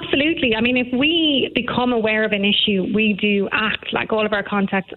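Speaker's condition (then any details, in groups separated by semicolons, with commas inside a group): No condition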